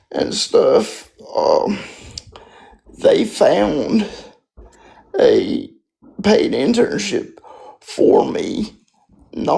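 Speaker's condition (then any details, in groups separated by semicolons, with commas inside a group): Spastic quadriplegic cerebral palsy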